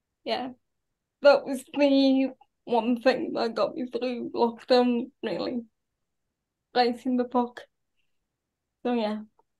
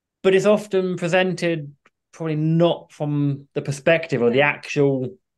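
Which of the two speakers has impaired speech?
The first: cerebral palsy; very difficult to verbalize thoughts, speaking harder than for others.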